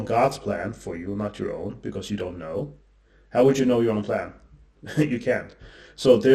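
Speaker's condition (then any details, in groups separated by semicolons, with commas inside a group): No condition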